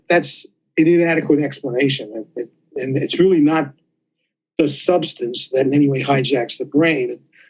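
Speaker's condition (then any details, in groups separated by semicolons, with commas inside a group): No condition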